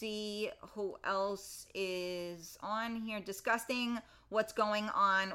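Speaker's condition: No condition

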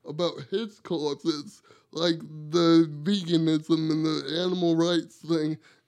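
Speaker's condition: Cerebral palsy; wheelchair user

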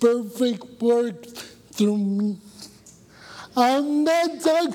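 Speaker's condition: Cerebral palsy; voice affected, voice described as a curse

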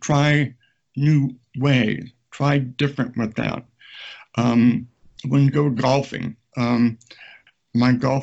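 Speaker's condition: Aphasia; ruptured brain aneurysm during meeting, speech therapy with picture naming, San Diego Brain Injury Foundation support groups; reading, writing, talking affected, difficulty getting words out, knew words but could not say them

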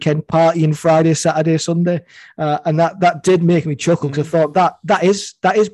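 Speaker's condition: No condition

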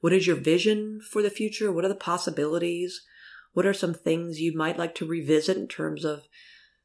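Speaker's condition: No condition

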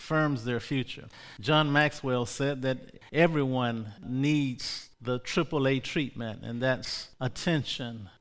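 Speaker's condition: No condition

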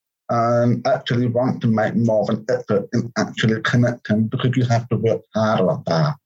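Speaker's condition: Profound deafness; congenital, born deaf

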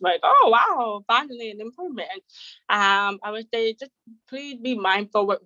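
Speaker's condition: Deafness; has a disability

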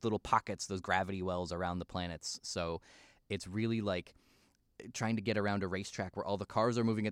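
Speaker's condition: No condition

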